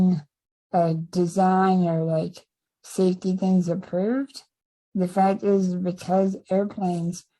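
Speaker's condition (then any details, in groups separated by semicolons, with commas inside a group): Spinal muscular atrophy type 2; type 2, limbs affected, contractures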